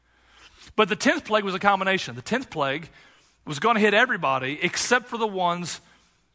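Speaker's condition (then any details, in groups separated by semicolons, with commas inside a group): No condition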